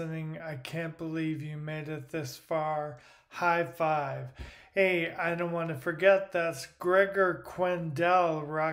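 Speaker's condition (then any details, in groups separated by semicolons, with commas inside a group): Primary lateral sclerosis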